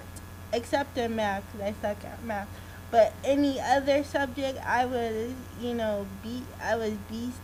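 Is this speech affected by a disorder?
Yes: cerebral palsy.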